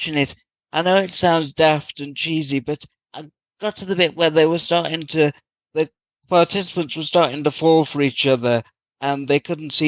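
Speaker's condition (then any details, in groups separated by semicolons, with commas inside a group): Cerebral palsy; from birth, very premature birth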